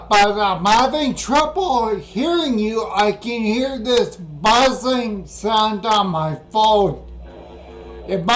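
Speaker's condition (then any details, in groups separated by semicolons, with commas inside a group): Spinocerebellar ataxia; speech sounds drunk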